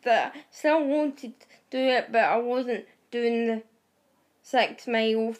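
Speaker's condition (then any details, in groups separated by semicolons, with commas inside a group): Cerebral palsy; frequent pain and tiredness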